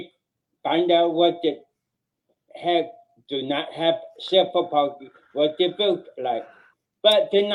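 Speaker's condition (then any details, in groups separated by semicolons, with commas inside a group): Ataxic cerebral palsy; mildest kind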